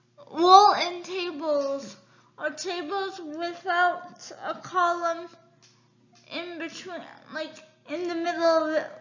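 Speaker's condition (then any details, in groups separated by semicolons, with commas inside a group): Cerebral palsy; cerebral palsy, uses patient lift for transfers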